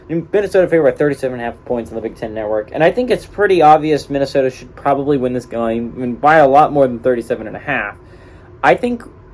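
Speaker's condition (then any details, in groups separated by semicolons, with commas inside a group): No condition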